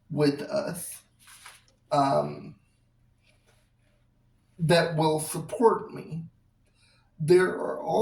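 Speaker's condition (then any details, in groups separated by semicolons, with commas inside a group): Cerebral palsy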